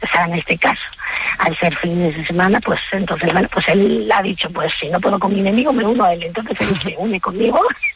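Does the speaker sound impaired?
Yes: vocal fold nodules; two vocal cord nodules, forbidden to sing, keeps singing professionally, about 22 gigs a month; voice broken after five gigs Friday to Sunday, uses propolis-licorice remedy and lozenges; hoarse broken voice, apologizes for voice, projects voice differently, imitates Bonnie Tyler or Joaquín Sabina.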